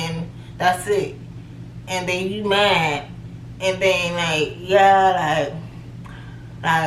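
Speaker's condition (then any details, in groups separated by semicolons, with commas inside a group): Cerebral palsy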